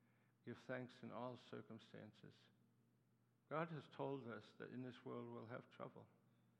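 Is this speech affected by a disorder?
Yes: Parkinson's disease; Parkinson's with acute demyelinating neuropathy, Parkinson's attacks muscles, neuropathy attacks nerves.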